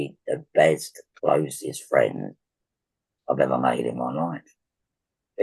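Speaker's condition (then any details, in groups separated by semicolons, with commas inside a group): Laryngectomy for laryngeal cancer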